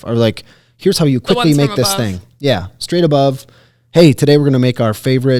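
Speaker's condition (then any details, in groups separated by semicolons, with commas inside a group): No condition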